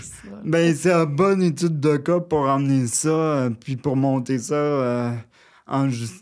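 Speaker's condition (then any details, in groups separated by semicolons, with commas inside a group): Cerebral palsy, near quadriplegia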